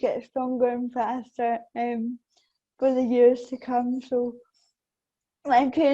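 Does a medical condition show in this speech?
Yes: cerebral palsy; affects balance.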